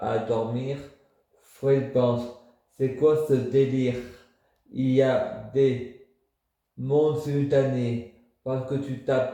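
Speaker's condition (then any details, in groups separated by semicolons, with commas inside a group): Multiple sclerosis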